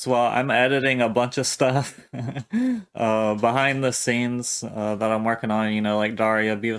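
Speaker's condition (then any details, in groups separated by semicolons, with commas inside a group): No condition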